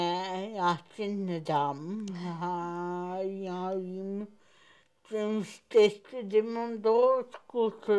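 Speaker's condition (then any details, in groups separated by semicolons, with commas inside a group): Cerebral palsy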